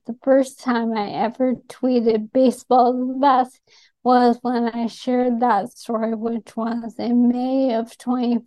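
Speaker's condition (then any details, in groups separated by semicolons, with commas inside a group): ALS; speech affected by ALS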